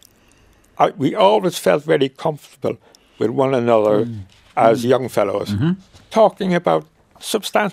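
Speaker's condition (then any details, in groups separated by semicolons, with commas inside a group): Motor neuron disease; wheelchair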